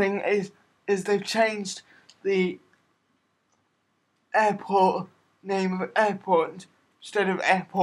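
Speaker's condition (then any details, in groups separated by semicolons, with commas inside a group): Cerebral palsy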